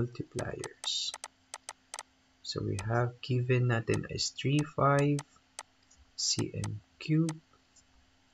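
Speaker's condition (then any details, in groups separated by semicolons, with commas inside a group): No condition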